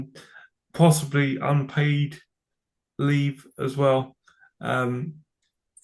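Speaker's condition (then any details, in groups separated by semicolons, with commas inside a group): Cerebral palsy; from birth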